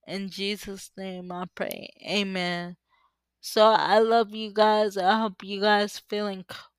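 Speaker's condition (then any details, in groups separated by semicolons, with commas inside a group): Cerebral palsy; uses power wheelchair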